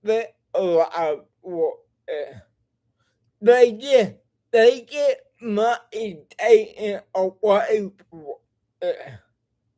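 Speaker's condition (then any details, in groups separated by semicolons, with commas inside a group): Cerebral palsy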